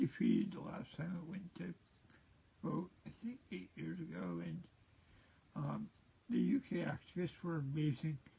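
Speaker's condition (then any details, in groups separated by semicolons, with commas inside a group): Cerebral palsy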